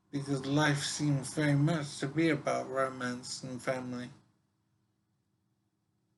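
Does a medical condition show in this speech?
Yes: brain injury; severe.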